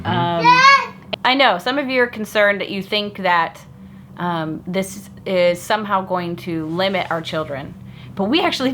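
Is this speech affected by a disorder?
No.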